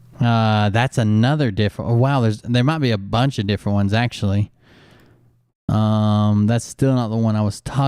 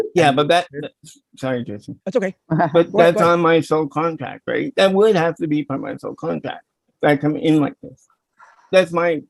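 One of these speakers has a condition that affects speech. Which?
The second: cerebral palsy; listeners may not understand speech.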